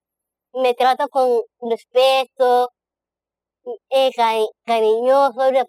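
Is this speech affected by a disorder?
Yes: Down syndrome; present from birth.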